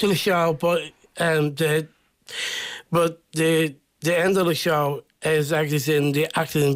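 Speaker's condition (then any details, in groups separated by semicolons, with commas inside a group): Down syndrome; then speech and drama training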